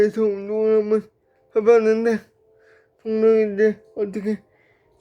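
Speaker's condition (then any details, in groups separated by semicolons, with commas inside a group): Brain lesion disability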